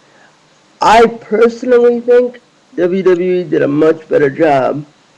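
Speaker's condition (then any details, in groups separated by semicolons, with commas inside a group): Cerebral palsy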